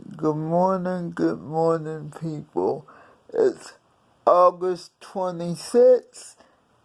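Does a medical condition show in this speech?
Yes: cerebral palsy; several unnoticed strokes.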